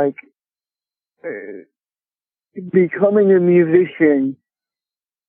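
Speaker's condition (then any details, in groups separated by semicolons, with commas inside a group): Cerebral palsy; speech affected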